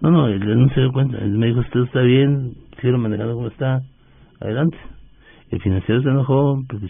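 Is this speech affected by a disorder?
Yes: Parkinson's disease; stooped posture at times, loss of strength, walking, running and tennis prescribed by neurologist; under neurologist care, seen last week; voice sometimes trembles, sometimes not understood at all.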